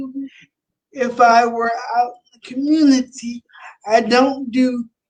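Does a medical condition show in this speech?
Yes: cerebral palsy.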